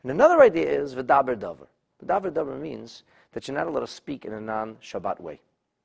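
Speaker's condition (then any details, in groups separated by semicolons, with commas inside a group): No condition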